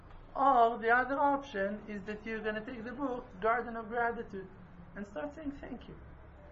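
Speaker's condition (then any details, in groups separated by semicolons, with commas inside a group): No condition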